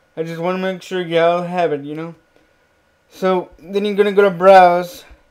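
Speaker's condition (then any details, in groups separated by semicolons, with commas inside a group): Cerebral palsy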